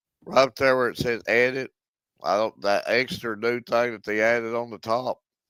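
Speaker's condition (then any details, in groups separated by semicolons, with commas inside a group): No condition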